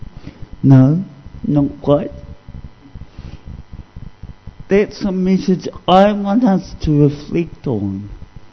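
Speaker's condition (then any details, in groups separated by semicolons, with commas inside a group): Cerebral palsy; discovered at age 2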